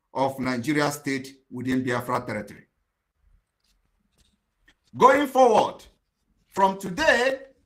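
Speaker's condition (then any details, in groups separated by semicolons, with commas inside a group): No condition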